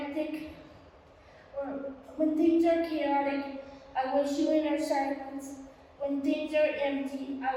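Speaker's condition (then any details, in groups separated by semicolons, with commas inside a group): Spastic quadriplegic cerebral palsy; spastic quadriplegic, affects balance, all limbs, coordination; diagnosed at 15 months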